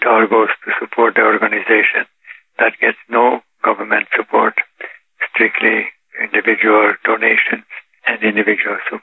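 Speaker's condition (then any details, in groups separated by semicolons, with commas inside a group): Parkinson's disease; now 84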